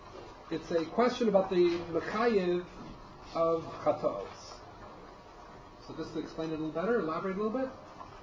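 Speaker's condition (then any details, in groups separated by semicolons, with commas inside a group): No condition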